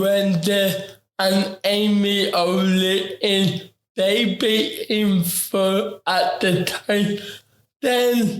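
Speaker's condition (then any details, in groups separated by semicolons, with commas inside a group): Ataxic cerebral palsy; affects talking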